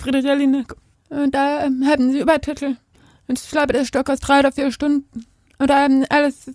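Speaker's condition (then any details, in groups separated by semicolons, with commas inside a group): Deafness; not born deaf, hearing school, spoken mother tongue, sign language learned later, uses Zupack and Basslet bass devices; lip-reads without interpreter, bilingual in spoken and sign language; speaks aloud, hearing people forget deafness, voice different and louder on stage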